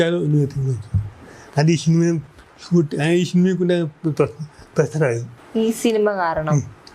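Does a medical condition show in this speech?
Yes: cerebral palsy.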